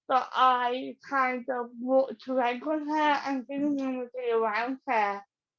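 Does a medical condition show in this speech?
Yes: cerebral palsy.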